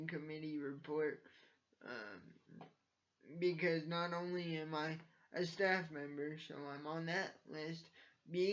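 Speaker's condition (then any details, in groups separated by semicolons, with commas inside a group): Cerebral palsy; from birth, uses wheelchair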